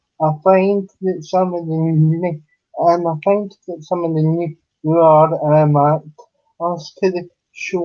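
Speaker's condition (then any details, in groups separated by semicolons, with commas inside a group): Cerebral palsy; unable to walk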